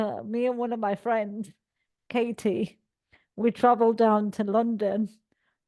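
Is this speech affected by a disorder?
Yes: cerebral palsy; all four limbs.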